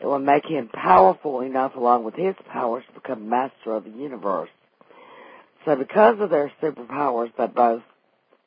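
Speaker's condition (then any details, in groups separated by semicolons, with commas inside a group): Vocal cord paralysis after stroke; wheelchair user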